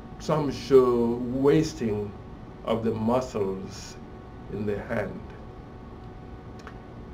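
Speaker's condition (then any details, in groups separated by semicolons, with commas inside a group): No condition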